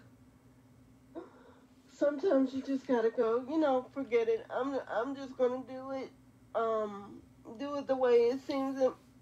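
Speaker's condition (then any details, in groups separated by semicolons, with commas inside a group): Quadriplegic cerebral palsy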